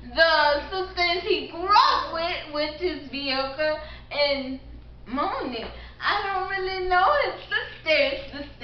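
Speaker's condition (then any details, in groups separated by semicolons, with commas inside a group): Cerebral palsy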